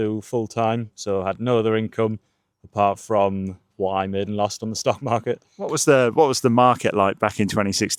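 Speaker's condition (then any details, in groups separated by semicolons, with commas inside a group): No condition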